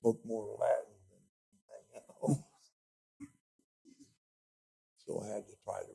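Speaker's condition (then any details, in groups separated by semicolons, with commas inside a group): Speech impediment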